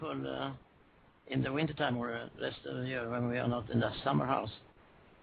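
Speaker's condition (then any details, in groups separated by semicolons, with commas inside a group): Parkinson's disease; about 1,100 mg daily, self-adjusted, down ~10% over 6 years, tremor early in interview, breathing calms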